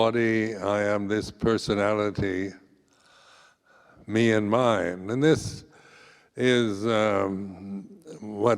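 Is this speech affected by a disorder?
No.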